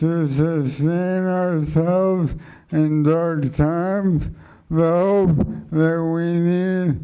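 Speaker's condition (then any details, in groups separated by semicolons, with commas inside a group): ALS; speech slowed and softened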